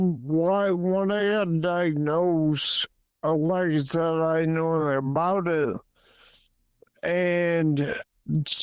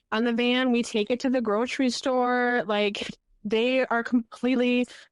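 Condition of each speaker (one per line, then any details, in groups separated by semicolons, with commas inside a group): Primary progressive multiple sclerosis; relapsing-remitting at 27, primary progressive at 28; advanced, clinical trial drug; dysphagia affecting voice, slowed slurred speech
No condition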